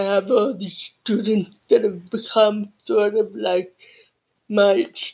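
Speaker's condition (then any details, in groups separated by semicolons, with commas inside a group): Cerebral palsy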